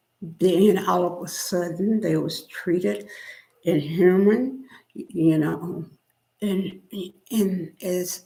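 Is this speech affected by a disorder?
Yes: spinal neurosarcoidosis.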